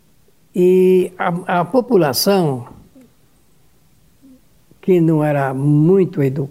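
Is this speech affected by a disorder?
No.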